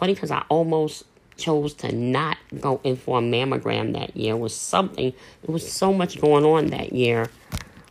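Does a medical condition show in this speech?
Yes: cleft lip and palate; congenital cleft lip and palate, surgically repaired; voice a little raspy early in the morning; cleft lip and palate partly affects how speech sounds.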